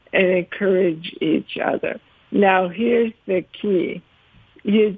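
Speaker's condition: ALS; ALS at 47 after a year of running into walls, no use of hands, arms, legs; tongue affected, speaks more slowly than before, worried about voice, held up over 15 minutes

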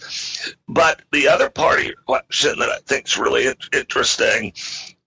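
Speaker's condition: Spasmodic dysphonia; spoke little to protect it

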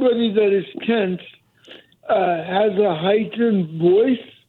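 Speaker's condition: Cerebral palsy; mobility declined since

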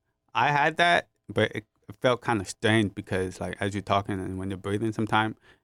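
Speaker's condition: Profound hearing loss, acquired, gentamicin-induced; had speech therapy because of hearing loss

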